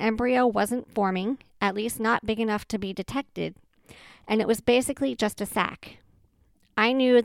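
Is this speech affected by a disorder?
Yes: cleft palate with Pierre Robin, Pierre Robin sequence, no cleft lip; childhood sound substitutions from open palate, speech therapy through 4th-5th grade, normal since surgery near twelve.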